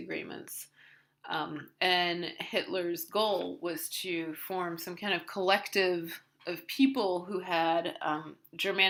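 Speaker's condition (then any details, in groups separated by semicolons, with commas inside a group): No condition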